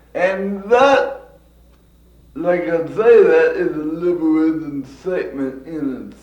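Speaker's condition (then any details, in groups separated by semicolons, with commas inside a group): Cerebral palsy; from birth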